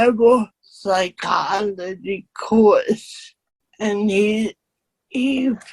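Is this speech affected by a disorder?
Yes: cerebral palsy; one hand more affected; slight speech impediment.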